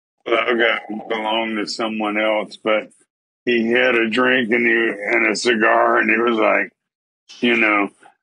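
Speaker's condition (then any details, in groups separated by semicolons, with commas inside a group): ALS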